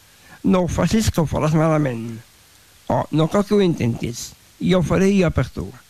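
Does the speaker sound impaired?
Yes: Down syndrome; extra chromosome, different pace of learning; age 30; very talkative, expresses self in own way and own words, dislikes being corrected.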